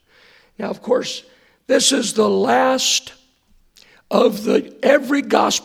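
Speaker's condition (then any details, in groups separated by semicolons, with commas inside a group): Hoarseness after vocal cord surgery; vocal cords look straight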